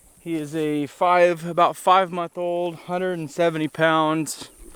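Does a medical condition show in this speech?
No.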